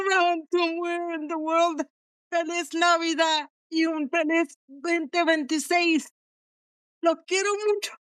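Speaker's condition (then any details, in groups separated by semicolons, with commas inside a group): Cerebral palsy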